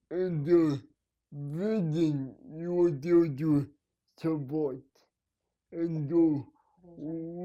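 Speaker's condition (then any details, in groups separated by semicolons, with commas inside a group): Cerebral palsy; needs help at night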